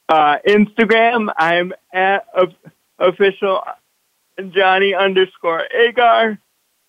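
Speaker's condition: Cerebral palsy; walks with walker

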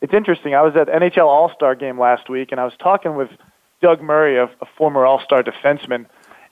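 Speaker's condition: No condition

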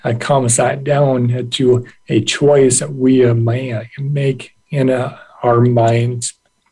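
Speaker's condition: Aphasia after stroke; initially no spoken or written language, relearned speech through therapy, still struggles a little forming words

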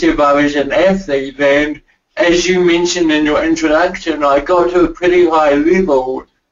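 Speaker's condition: Cerebral palsy; doctors predicted most likely unable to walk or talk

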